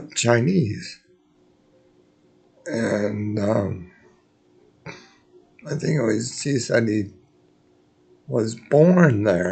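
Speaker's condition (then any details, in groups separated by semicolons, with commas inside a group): Multiple sclerosis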